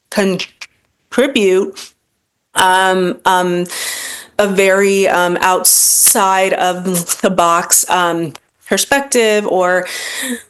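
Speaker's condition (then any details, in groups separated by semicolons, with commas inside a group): Stuttering; lifelong stuttering; pursues public speaking to face fear of talking, still stutters, feels vulnerable on podcasts; long-standing fear of talking, past avoidance of carrying conversations, stuttering held back career; blocks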